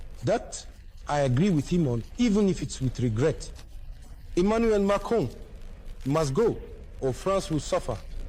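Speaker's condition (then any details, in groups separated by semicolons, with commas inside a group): No condition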